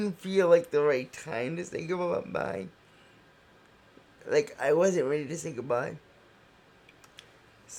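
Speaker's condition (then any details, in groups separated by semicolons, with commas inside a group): Cerebral palsy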